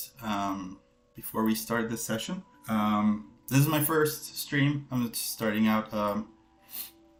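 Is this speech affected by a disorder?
No.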